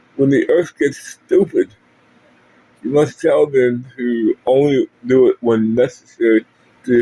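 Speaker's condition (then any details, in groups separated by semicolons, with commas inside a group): Parkinson's; speech impediment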